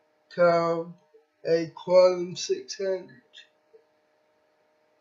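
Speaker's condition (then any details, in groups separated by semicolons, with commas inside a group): Cerebral palsy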